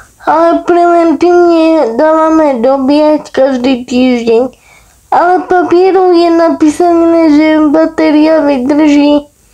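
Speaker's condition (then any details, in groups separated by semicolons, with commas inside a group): Cerebral palsy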